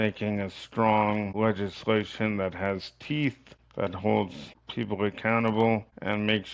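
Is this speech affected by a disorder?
Yes: cerebral palsy; from birth.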